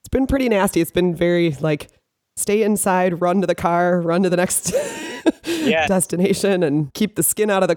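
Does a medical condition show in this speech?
No.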